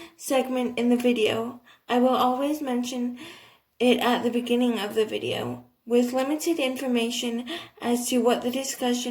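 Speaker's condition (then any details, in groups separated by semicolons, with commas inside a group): Cerebral palsy, athetoid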